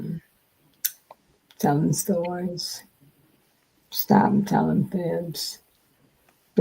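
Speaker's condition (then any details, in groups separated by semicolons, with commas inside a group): Multiple sclerosis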